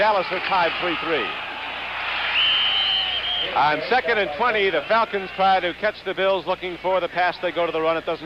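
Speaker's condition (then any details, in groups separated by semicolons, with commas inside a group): No condition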